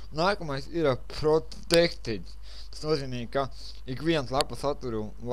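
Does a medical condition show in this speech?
Yes: cerebral palsy; speech not very clear.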